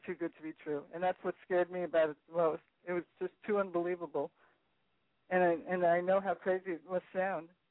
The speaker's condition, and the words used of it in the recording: Parkinson's disease. You're back normal speaking, which is great to hear.